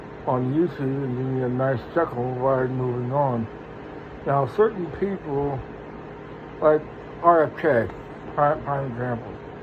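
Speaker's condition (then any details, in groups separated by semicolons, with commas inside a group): Parkinson's; speech impediment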